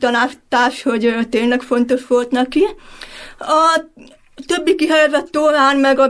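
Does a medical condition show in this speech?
Yes: deafblindness (hearing impairment); vision and hearing impairment, EasyLink MyLink radio system for lectures, telescope from Mária Utca eye clinic.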